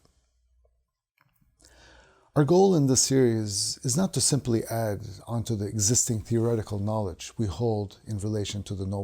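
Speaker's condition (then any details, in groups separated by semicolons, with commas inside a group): No condition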